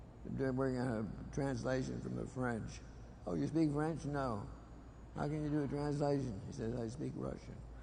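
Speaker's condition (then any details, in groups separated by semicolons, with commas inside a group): Parkinson's disease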